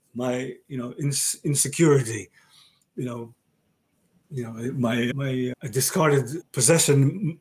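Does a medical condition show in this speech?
Yes: aphasia after stroke; aphasia caused by stroke about 30 years ago, permanent; ongoing aphasia; expresses self relatively well, unlike others who cannot, rambles off track a little.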